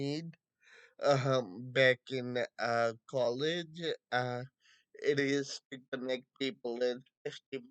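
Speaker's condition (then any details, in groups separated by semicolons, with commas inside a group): Friedreich's ataxia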